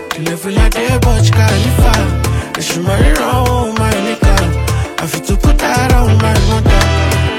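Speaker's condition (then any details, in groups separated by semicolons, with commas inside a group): No condition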